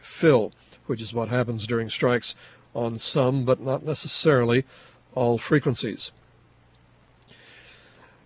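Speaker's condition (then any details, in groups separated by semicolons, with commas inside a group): No condition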